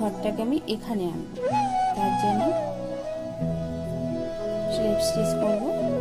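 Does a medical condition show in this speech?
No.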